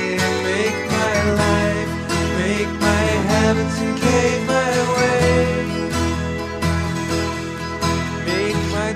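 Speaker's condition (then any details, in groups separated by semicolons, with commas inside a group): No condition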